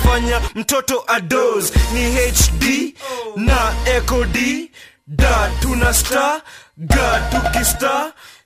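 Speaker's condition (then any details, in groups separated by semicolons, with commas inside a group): No condition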